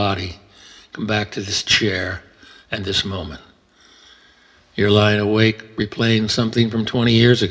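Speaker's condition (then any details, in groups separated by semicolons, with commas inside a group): No condition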